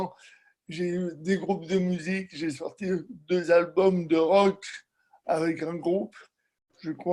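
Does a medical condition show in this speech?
Yes: cerebral palsy; from birth, lack of oxygen.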